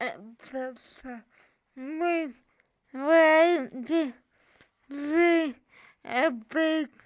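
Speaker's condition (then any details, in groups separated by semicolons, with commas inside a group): Cerebral palsy; from birth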